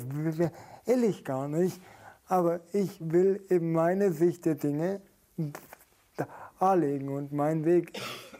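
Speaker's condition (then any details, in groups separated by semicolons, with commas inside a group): Stuttering; also present during stage performances; repeated sounds, prolonged sounds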